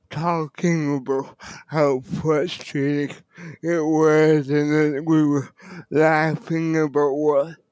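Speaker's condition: Cerebral palsy; wheelchair user

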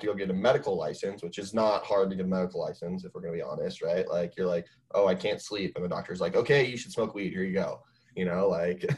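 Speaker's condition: No condition

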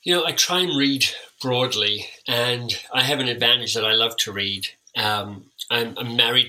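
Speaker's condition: Cleft lip and palate; orthodontic treatment

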